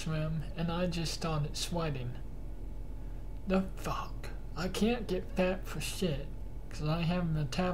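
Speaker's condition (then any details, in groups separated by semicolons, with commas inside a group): Cerebral palsy; cannot stand beyond 10 minutes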